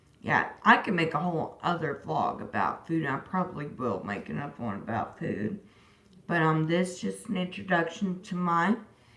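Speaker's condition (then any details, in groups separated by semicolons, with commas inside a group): Disability causing slurred speech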